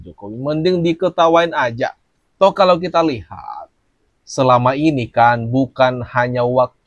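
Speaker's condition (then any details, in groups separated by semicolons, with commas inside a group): No condition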